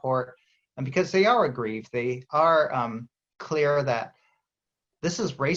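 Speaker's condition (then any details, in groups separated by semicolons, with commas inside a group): No condition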